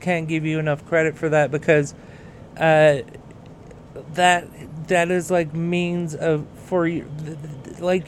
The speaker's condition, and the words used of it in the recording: Stuttering. So surprised because of my fucking stutter.